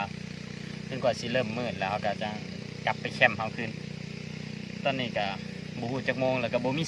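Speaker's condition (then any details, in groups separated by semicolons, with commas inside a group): No condition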